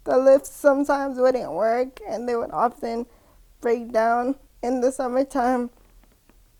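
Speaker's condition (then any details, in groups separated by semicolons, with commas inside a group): Cerebral palsy; from birth, wheelchair; diagnosed at nine months, wheelchair since diagnosis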